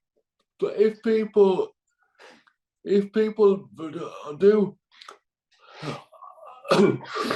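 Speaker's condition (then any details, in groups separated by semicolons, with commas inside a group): Cerebral palsy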